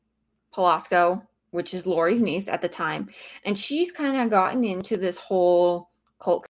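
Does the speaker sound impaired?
No.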